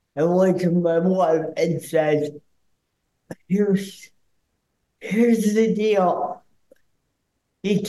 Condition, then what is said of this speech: Cerebral palsy. And so if there are times you might have some challenge understanding him, it's because he has cerebral palsy.